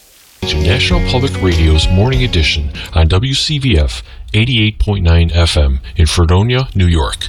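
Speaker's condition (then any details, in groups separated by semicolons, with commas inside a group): No condition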